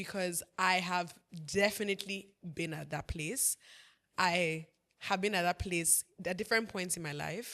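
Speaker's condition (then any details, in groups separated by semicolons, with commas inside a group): No condition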